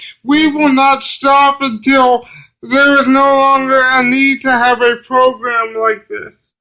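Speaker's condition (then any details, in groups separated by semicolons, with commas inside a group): Cerebral palsy; brain damage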